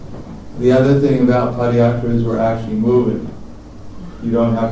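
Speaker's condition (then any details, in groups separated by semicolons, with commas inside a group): No condition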